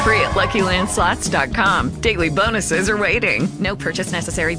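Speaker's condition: No condition

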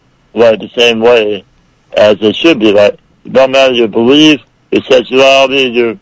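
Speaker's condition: Muscular dystrophy, rare form

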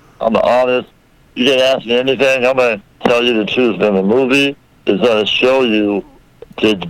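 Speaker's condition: Muscular dystrophy; rare form, about 500 people affected, present from birth, not expected to live past age one; age 30

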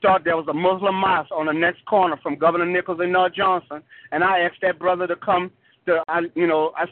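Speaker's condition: No condition

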